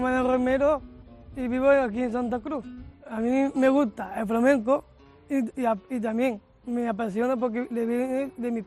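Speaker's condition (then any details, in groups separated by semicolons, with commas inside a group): Down syndrome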